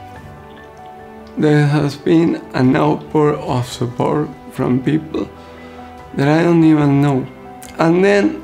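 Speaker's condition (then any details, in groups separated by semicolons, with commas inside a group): Motor neurone disease; onset with loosening grip; cannot write or hold a book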